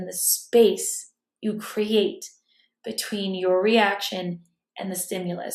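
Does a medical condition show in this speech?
No.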